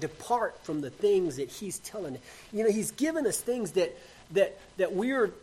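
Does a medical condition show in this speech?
No.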